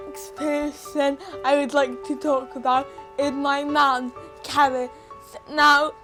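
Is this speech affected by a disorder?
Yes: cerebral palsy.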